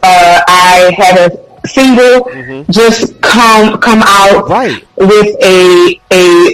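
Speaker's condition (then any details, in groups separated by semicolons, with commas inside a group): Stutter; stutter since age 3; repeated words, prolonged sounds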